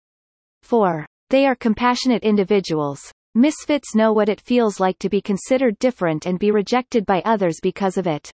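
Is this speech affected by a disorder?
No.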